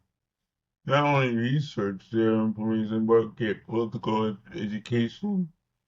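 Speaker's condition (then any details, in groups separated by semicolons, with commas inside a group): Cerebral palsy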